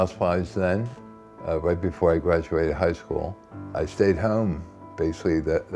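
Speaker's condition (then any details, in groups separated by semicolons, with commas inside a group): Tardive dyskinesia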